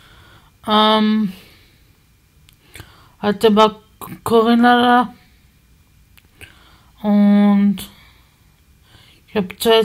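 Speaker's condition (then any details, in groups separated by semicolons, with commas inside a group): Spasticity from birth; multiple sclerosis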